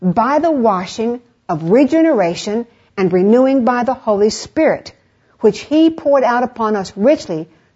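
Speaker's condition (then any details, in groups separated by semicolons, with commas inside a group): No condition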